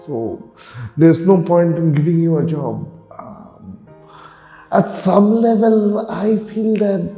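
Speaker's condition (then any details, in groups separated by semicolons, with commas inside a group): Cerebral palsy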